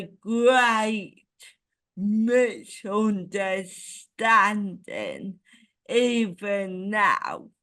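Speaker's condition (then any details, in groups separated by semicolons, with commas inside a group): Cerebral palsy; ataxic type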